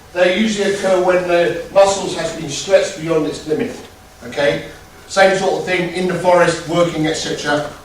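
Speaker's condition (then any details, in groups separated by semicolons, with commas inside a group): No condition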